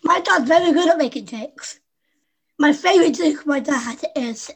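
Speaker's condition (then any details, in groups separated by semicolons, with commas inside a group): Down syndrome; congenital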